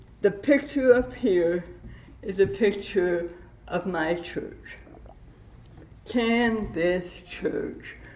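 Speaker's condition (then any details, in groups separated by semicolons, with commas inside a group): Cerebral palsy with dystonia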